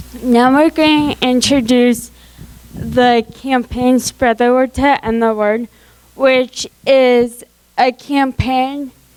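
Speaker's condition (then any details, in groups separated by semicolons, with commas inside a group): Cerebral palsy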